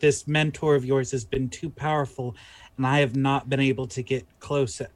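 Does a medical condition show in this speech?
No.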